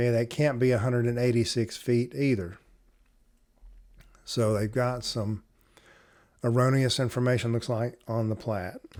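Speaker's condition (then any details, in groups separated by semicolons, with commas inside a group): No condition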